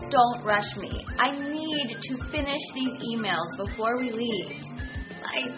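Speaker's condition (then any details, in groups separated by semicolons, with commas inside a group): No condition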